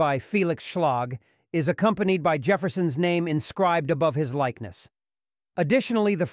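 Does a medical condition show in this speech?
No.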